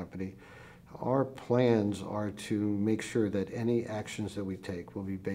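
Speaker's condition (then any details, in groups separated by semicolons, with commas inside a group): No condition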